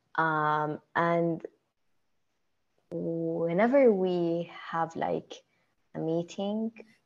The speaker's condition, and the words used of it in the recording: Stuttering. And I really think of everything that I'm going to say before I say it, because I really think of other people, not just me.